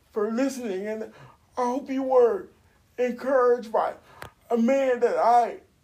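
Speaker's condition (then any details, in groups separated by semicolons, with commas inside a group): Cerebral palsy; uses wheelchair, age 42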